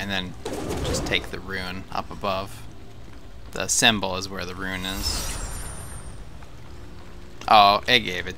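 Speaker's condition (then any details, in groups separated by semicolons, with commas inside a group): No condition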